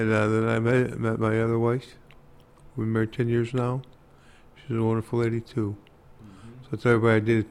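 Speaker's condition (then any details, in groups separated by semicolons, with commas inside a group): Parkinson's disease; hard time walking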